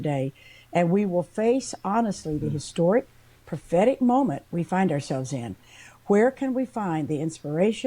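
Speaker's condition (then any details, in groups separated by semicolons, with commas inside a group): No condition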